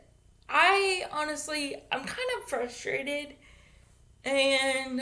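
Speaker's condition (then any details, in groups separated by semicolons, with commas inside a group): Cerebral palsy; infant ventilator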